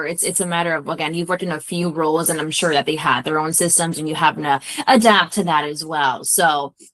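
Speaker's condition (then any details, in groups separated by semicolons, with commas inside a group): No condition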